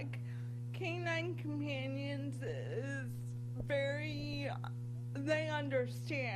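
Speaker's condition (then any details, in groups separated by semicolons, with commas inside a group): Cerebral palsy; from birth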